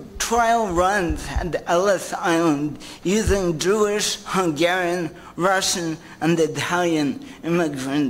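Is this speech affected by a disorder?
Yes: cerebral palsy.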